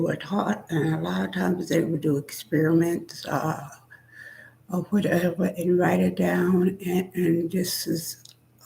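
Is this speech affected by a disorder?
Yes: spinal neurosarcoidosis.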